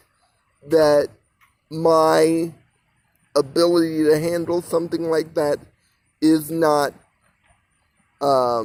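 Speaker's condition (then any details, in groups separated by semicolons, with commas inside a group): Cerebral palsy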